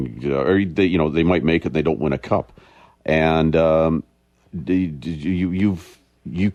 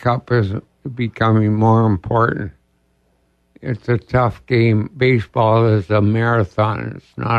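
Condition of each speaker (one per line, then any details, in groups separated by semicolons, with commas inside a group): No condition
ALS; diagnosed about two years ago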